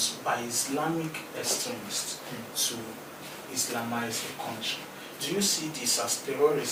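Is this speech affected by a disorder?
No.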